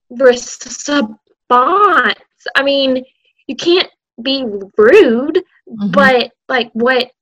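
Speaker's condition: Stuttering; childhood onset, school speech therapy since learning to talk, Lamar University clinic therapy from senior year, age 19; stutters openly; prolonged sounds, blocks

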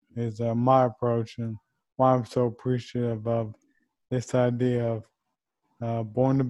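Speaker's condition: ALS; some slurring

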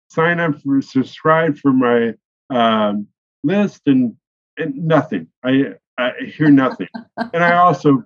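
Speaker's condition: Expressive aphasia after strokes; trouble getting intended words out, reading unaffected

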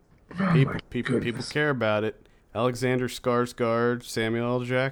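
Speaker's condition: No condition

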